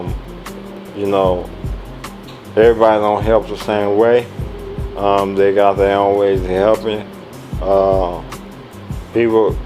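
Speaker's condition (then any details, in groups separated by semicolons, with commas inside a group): ALS; speech progressively lost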